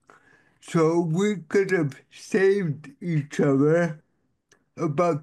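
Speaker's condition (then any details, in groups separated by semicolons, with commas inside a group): Cerebral palsy; difficulty keeping body completely still, e.g. for MRI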